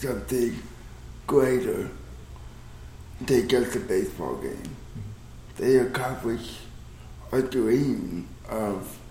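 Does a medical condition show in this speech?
Yes: cerebral palsy; cerebral palsy with body spasms and gyrations.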